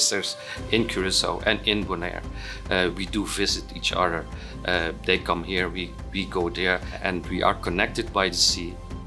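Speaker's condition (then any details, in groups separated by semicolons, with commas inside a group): No condition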